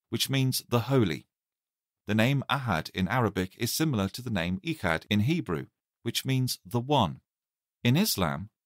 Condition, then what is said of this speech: No condition.